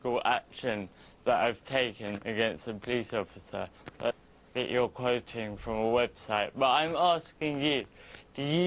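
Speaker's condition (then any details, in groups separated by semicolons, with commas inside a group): Cerebral palsy; wheelchair user, cannot self-propel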